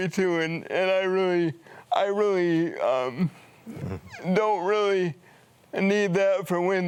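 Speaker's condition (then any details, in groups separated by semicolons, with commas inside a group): Cerebral palsy; from birth, premature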